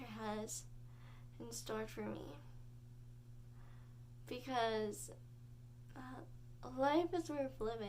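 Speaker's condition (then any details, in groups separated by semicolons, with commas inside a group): Cerebral palsy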